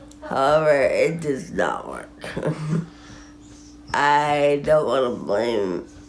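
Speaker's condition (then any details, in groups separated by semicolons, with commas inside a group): Friedreich ataxia, severe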